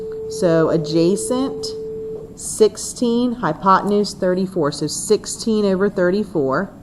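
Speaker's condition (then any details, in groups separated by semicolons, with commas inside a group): No condition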